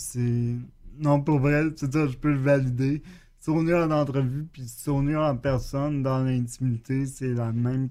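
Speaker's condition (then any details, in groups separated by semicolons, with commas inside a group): Cerebral palsy; stable, major physical limitation, spasms more on right side, physical conditioning, intervention plans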